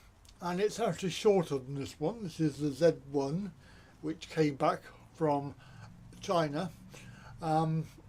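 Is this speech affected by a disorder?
Yes: cerebral palsy.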